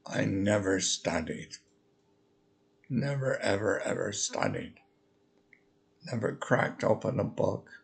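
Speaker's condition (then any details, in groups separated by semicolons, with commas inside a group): Multiple sclerosis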